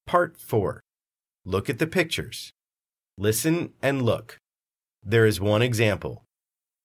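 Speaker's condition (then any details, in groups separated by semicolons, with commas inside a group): No condition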